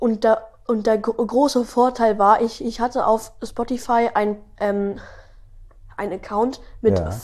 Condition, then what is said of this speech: Stuttering. Und viele fragen mich auch, wieso ich in dem Lied nicht stottere, weil ich stottere ja, wie man das vielleicht schon sehr häufig hört.